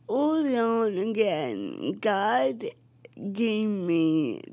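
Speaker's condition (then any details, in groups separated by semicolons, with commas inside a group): Cerebral palsy; uses a wheelchair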